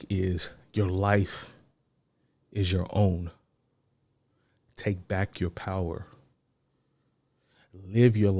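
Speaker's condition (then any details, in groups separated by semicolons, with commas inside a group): No condition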